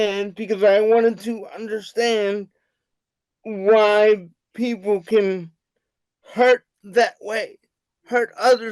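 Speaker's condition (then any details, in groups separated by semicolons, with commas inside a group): Cerebral palsy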